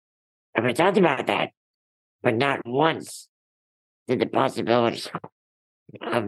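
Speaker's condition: Ullrich congenital muscular dystrophy, Ullrich congenital, collagen 6A3; needs daily help with dressing, grooming and bathing

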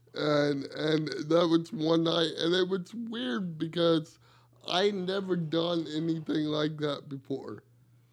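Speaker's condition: Cerebral palsy; from birth, two months premature, umbilical cord around neck, oxygen mask at birth, wheelchair user

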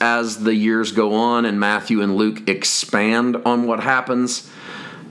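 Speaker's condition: No condition

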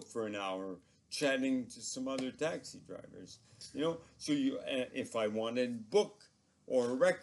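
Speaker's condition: ALS; progressively crippling neurological disorder, living with it about three years

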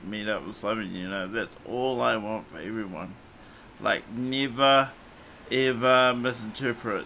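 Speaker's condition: Cerebral palsy; morphine not allowed after it

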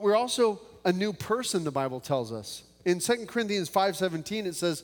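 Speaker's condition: No condition

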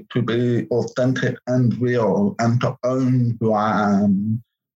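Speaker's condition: Profound deafness; congenital profound deafness, born deaf

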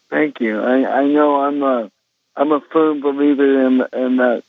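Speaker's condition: Cerebral palsy; congenital

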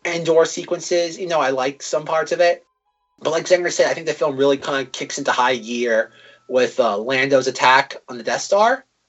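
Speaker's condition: No condition

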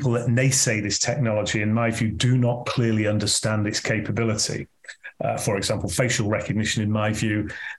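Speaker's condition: No condition

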